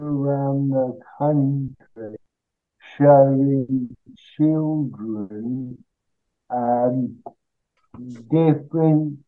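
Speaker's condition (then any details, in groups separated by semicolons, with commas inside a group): Cerebral palsy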